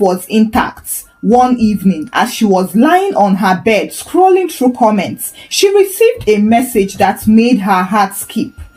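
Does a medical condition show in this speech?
No.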